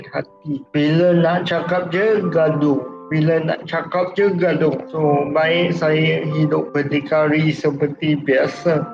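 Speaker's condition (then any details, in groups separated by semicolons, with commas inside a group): Cerebral palsy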